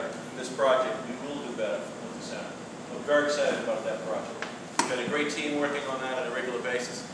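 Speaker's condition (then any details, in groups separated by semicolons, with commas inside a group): No condition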